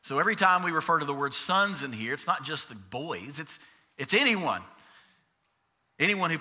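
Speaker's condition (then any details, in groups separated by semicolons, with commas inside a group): No condition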